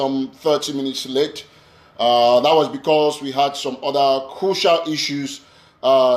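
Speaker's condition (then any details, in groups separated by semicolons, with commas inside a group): No condition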